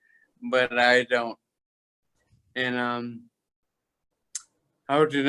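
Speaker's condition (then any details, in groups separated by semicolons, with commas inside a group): Toxic leukoencephalopathy, locked-in syndrome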